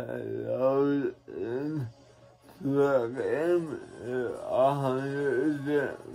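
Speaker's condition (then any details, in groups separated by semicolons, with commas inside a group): Cerebral palsy; atypical speech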